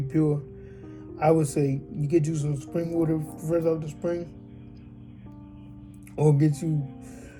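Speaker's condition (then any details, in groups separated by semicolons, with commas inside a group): Cerebral palsy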